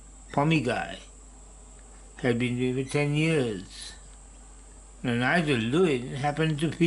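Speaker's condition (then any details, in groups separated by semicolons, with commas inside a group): Parkinson's disease; idiopathic per hospital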